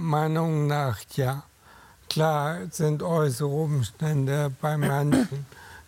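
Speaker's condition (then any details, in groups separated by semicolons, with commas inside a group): ALS; disc or stroke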